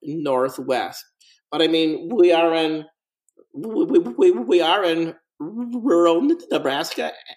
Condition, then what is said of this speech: Stuttering. If he's not stuttering, that's the time for us to be running and checking up on everything.